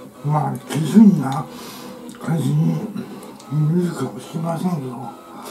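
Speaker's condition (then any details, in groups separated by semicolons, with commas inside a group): Tongue cancer, partial glossectomy; about half tongue removed, two operations; eats meals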